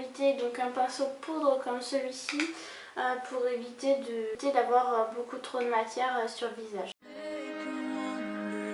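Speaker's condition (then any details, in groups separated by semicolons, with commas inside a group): No condition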